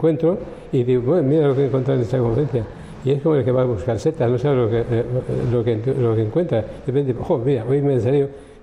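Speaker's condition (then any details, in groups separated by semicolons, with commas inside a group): Parkinson's disease; about 19 years since onset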